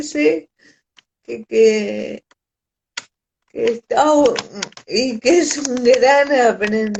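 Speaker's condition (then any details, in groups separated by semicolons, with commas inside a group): Cerebral palsy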